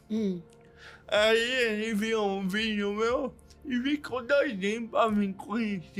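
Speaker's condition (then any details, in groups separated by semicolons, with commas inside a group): Cerebral palsy; diagnosed in childhood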